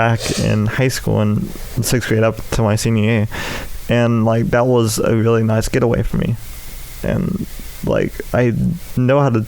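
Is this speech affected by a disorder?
Yes: cerebral palsy; speech impediment.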